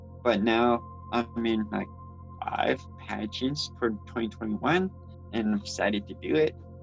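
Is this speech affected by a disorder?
Yes: cerebral palsy; from birth; speech issues.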